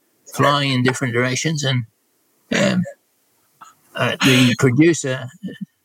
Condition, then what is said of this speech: Parkinson's disease. Don't worry, he's still as sharp as ever, but he does sound a bit different.